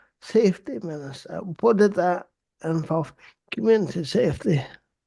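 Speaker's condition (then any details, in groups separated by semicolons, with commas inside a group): Cerebral palsy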